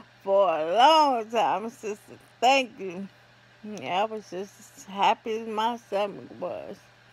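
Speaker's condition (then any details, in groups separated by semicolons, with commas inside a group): ALS; affects hands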